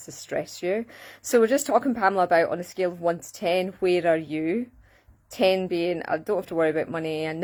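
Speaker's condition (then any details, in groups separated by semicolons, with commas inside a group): No condition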